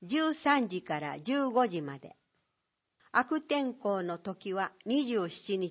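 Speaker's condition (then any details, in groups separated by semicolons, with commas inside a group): No condition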